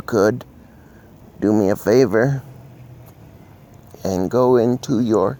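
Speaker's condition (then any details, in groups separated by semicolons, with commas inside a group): Cerebral palsy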